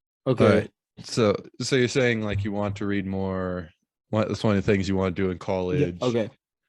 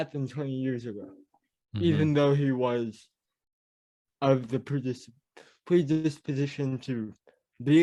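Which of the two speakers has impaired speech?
The second: cerebral palsy; caused by birth trauma, spinal damage; mild; mild speech impediment.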